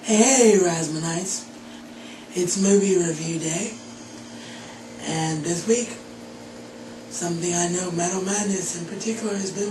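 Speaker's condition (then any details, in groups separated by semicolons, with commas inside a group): Cerebral palsy; wheelchair bound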